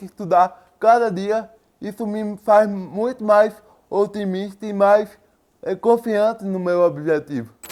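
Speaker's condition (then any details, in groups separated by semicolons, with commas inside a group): Cerebral palsy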